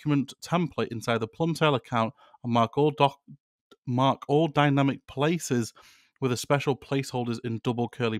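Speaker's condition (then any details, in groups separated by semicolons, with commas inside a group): No condition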